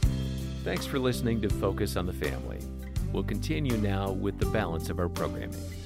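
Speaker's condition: No condition

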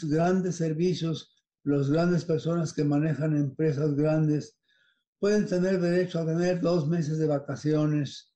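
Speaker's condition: Parkinson's disease; balance

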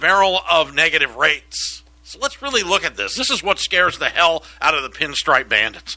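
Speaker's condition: No condition

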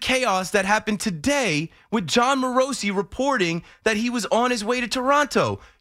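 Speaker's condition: No condition

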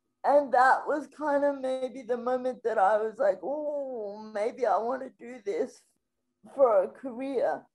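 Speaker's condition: Spastic quadriplegic cerebral palsy

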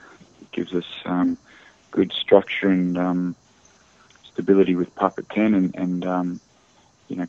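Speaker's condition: No condition

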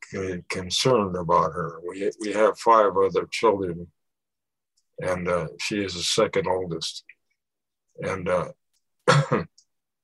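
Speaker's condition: Stroke; speech inhibited by stroke, may sound different

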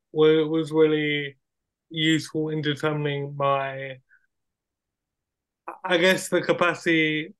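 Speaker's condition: Cerebral palsy; wheelchair user

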